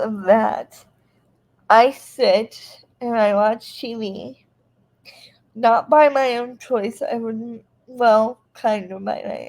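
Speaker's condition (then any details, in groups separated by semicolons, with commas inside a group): Cerebral palsy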